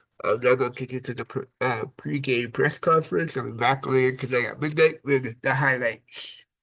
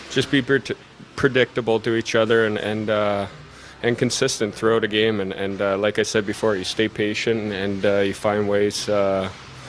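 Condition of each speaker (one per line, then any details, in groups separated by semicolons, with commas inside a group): Cerebral palsy; from birth, affects brain and body muscles
No condition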